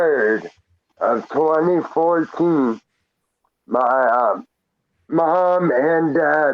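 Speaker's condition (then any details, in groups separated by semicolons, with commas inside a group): Traumatic brain injury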